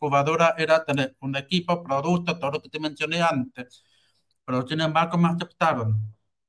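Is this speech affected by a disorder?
Yes: hearing loss with cochlear implant; congenital hearing loss, cochlear implant surgery, implant electrically stimulates cochlea.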